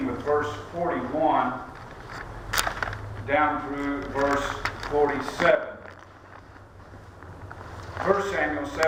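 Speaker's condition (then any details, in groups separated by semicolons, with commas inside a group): No condition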